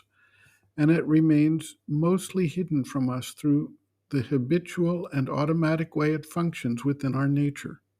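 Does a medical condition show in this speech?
No.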